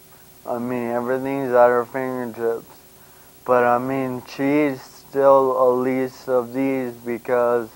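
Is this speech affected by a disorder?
Yes: brain injury.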